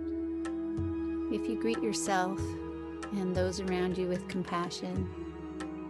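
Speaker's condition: No condition

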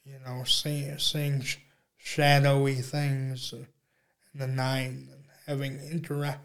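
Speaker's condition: Cerebral palsy; uses electric wheelchair

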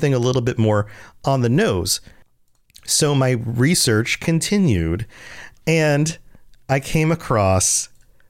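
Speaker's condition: No condition

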